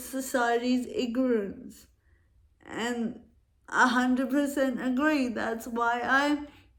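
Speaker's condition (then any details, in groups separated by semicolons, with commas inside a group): Cerebral palsy; affects walking and speech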